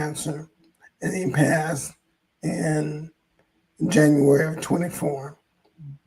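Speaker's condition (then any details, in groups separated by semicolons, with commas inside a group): ALS; hoarse voice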